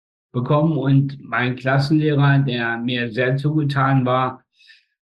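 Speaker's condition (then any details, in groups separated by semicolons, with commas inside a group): Spastic tetraparesis; slightly hoarse from many speeches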